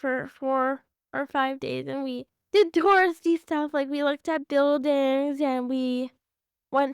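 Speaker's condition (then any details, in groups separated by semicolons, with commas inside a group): Cerebral palsy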